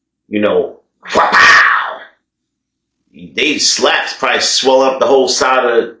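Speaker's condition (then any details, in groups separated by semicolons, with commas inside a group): No condition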